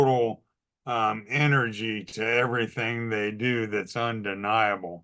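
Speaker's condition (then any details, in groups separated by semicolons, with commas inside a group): ALS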